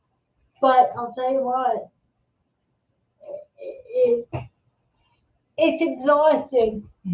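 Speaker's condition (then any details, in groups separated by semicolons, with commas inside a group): Multiple sclerosis, secondary progressive; on medication, exhausted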